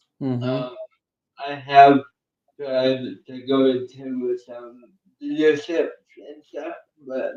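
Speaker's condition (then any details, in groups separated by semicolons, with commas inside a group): Cerebral palsy; uses one hand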